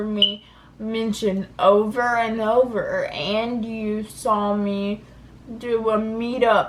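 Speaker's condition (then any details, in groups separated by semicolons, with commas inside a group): Cerebral palsy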